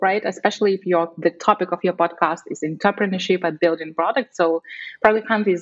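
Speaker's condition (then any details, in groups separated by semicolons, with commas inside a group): No condition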